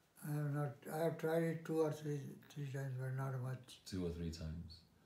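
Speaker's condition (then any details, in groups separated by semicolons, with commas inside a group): Parkinson's; 1 week after high dose thiamine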